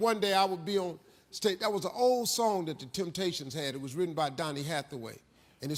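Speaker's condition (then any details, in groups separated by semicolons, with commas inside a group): No condition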